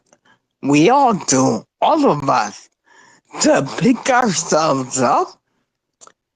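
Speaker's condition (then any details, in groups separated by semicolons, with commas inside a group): Spinocerebellar ataxia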